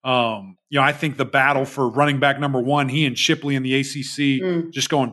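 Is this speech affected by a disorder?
No.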